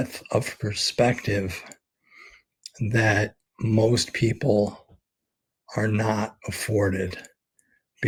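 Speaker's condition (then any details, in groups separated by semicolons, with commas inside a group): ALS; expects to lose voice very soon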